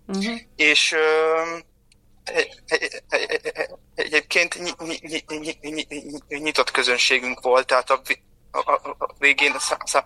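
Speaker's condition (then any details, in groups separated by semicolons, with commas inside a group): Stuttering; present since birth, will not go away; disfluencies audible during this interview; worse when nervous, very happy, with strangers, often more with close acquaintances; repeated sounds, blocks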